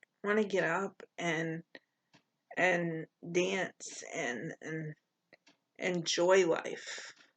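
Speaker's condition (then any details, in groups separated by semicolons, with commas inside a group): Cerebral palsy; poor balance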